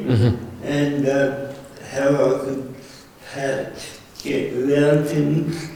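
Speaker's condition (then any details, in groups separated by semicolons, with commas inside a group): Cerebral palsy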